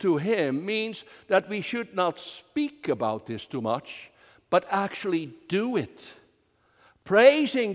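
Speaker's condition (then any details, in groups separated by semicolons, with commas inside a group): No condition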